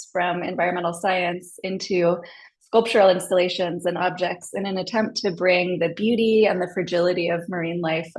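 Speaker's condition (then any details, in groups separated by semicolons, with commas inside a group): No condition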